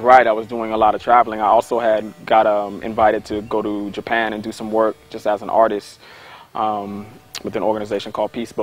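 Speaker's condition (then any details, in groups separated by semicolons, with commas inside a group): No condition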